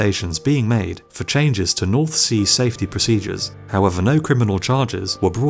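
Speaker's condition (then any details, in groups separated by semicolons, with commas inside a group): No condition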